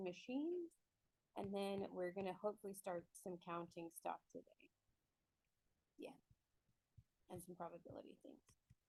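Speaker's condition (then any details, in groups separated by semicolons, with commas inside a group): No condition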